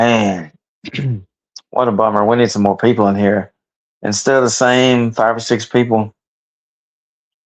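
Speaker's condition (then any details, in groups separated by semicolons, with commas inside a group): No condition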